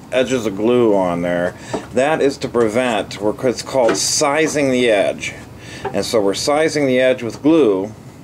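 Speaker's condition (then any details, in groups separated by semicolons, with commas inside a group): No condition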